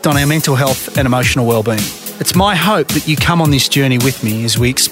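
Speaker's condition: No condition

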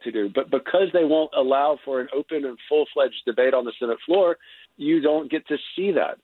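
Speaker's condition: No condition

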